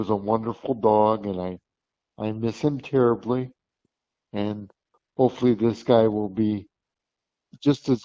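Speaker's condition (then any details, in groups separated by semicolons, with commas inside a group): Cerebral palsy; since birth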